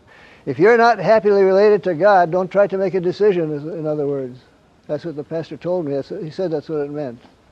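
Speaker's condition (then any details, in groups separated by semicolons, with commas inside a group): Parkinson's; wakes at night, gets up around 3 am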